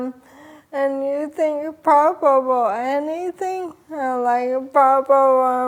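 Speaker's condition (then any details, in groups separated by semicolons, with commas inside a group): ALS; speech slowed early, voice changing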